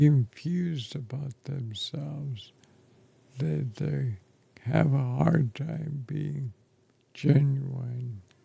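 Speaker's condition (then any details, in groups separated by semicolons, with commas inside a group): ALS; affects chest and throat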